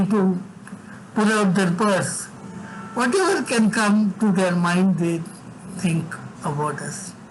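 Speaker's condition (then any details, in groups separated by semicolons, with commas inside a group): Severe cerebral palsy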